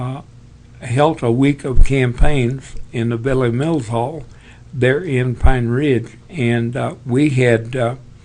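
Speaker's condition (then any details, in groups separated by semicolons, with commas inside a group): Parkinson's; tremors as early symptom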